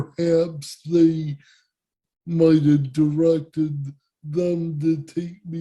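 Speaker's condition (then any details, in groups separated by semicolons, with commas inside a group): Cerebral palsy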